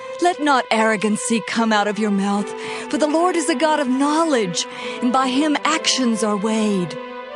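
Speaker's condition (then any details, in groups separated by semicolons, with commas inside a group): No condition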